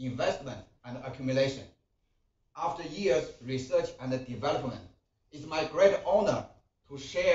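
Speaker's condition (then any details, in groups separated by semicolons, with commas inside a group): No condition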